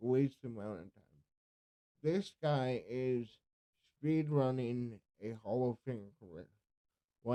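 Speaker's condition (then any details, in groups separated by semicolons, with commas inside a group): Cerebral palsy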